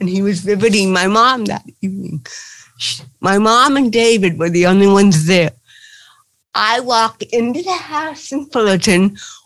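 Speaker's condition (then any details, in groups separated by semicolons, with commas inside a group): Cerebral palsy; since birth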